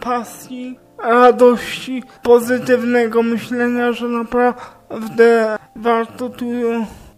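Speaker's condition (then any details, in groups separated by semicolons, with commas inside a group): Cerebral palsy; childhood onset, moderate severity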